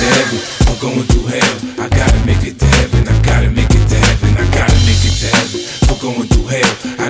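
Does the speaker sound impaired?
No.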